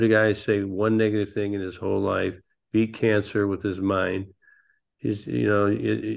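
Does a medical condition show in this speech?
Yes: Parkinson's disease; bowling as activities to help with Parkinson's.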